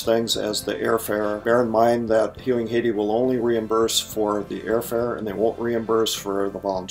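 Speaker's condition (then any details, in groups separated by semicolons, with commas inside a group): No condition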